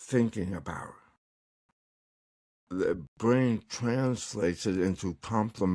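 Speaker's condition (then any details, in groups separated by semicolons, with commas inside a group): Tongue cancer; recovering, tongue exercises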